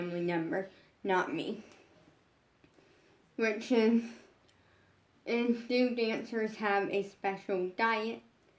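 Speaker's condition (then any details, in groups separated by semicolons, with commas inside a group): Brain injury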